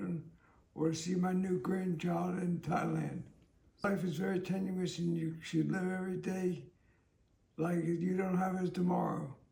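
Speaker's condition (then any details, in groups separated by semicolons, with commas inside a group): Multiple system atrophy; cerebellar type, balance, coordination, walking affected; progressive, needs help with car transfers; speech very bad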